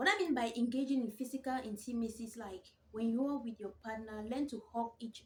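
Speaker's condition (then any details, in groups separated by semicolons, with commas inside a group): No condition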